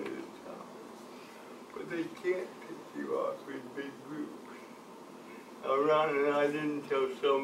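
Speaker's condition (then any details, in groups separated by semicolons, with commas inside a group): Cerebral palsy; from birth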